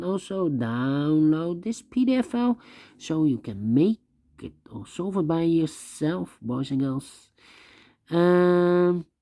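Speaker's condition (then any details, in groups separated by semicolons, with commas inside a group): No condition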